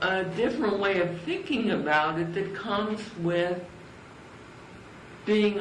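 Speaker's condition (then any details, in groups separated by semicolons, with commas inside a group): Cerebral palsy; from birth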